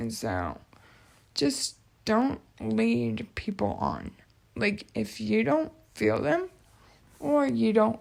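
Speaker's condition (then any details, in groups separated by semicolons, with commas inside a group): Cerebral palsy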